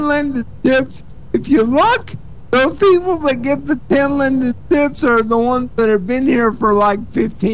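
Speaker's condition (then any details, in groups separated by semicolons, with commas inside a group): Cerebral palsy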